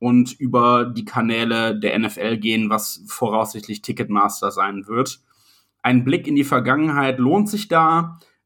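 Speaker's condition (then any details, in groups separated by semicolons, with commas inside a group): No condition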